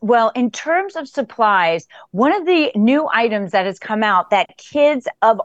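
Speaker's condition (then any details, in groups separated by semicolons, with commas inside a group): No condition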